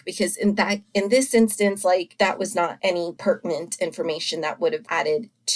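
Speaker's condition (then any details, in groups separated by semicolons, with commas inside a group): No condition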